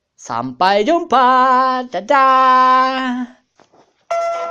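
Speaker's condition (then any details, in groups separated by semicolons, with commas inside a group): No condition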